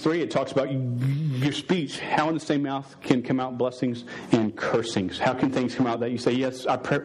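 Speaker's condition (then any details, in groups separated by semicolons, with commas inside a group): Stuttering; lifelong; self-described as not an eloquent speaker; prolonged sounds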